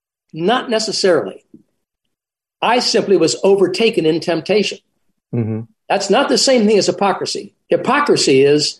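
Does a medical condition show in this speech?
No.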